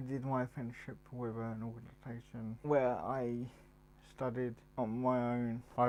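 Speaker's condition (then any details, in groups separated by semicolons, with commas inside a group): Cerebral palsy; mild, affects muscles and speech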